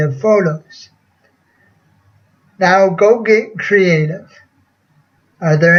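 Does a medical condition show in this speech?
Yes: cerebral palsy.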